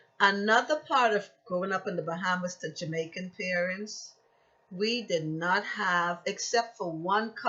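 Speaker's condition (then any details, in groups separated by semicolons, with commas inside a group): No condition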